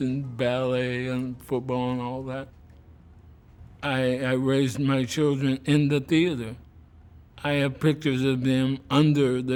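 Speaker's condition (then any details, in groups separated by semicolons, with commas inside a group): ALS; slurred speech early sign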